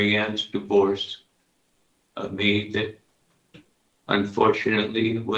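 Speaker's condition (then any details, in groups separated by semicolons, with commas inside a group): Parkinson's disease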